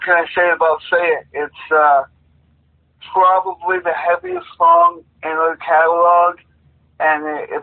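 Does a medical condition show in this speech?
Yes: cerebral palsy; plays rhythm guitar despite condition.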